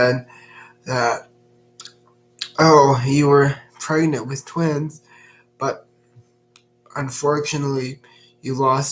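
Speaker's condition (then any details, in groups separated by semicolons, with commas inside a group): Cerebral palsy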